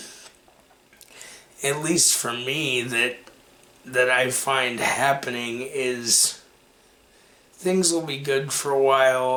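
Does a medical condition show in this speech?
Yes: cerebral palsy; takes medication.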